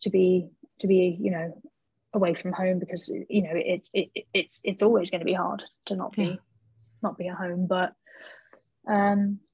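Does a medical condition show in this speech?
Yes: stammer; may pause a little while speaking; here repeated sounds, repeated words.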